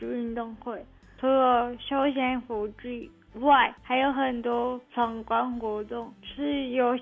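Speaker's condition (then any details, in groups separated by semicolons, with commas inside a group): Cerebral palsy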